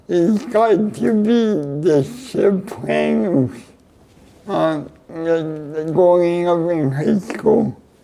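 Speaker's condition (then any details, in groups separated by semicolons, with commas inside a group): Cerebral palsy; neck surgery went badly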